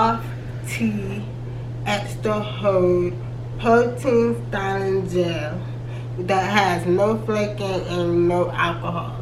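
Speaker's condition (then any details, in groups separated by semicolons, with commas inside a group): Cerebral palsy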